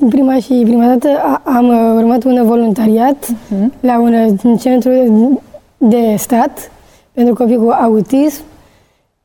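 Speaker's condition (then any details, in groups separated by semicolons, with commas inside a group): Down syndrome; Trisomy 21, genetic, from birth, definitive diagnosis at age 5, small stature, physical and cognitive delay; late speech onset, started speaking around 3.5 years to 3 years 8 months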